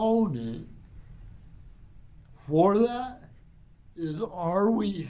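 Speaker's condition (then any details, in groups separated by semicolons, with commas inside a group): Cerebral palsy; from birth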